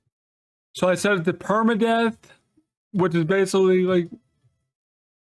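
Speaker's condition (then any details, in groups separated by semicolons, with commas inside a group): Cerebral palsy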